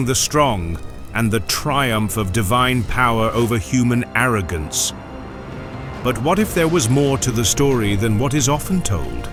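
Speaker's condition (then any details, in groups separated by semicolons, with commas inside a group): No condition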